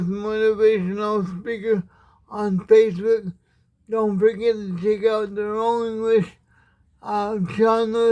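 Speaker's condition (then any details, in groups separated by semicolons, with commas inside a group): Cerebral palsy, spastic, mild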